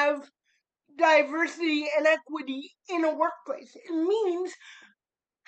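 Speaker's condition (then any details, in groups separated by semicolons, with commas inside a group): Cerebral palsy; spastic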